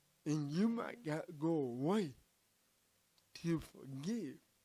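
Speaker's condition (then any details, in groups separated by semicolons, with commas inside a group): Cerebral palsy; from birth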